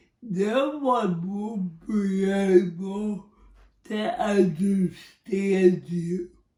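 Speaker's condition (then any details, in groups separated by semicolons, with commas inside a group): Cerebral palsy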